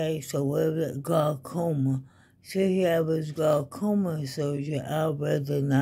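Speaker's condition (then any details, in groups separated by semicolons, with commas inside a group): ALS; needs help with daily activities, fatigue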